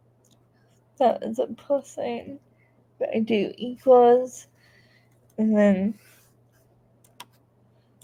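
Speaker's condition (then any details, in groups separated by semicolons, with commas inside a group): Cerebral palsy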